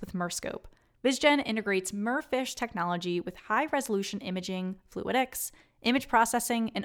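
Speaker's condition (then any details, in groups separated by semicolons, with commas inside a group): No condition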